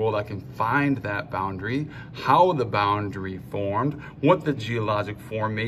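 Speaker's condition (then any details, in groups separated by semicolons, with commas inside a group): No condition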